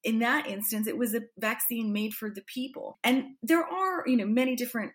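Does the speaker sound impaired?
No.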